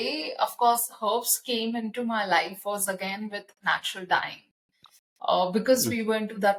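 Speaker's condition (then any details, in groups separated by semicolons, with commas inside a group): No condition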